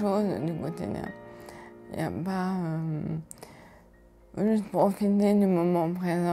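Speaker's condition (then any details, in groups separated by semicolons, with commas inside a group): ALS; about 1.5 years since onset, began in fingers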